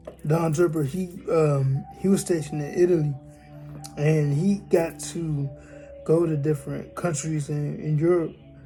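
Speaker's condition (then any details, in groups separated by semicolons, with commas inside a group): Cerebral palsy; from birth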